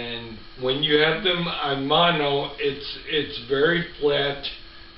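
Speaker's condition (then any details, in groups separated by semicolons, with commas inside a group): Ataxia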